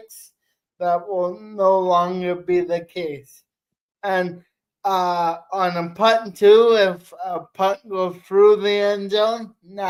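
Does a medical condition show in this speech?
Yes: cerebral palsy.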